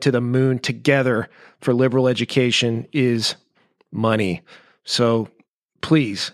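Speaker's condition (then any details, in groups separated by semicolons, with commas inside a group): No condition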